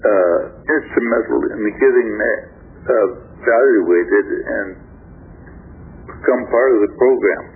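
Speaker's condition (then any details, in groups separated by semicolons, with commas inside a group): Stroke affecting throat muscles; last small stroke affected throat muscles, tough time talking, listener says speech sounds fine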